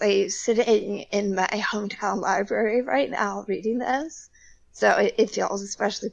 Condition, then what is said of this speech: Spasmodic dysphonia. I just sound like this. I'm not nervous. I always sound like this.